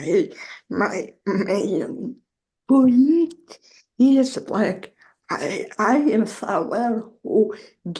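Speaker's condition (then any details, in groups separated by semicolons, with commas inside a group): Generalized dystonia; generalized, leg weakness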